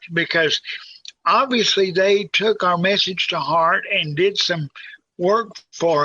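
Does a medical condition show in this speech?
Yes: cerebral palsy; quadriplegic.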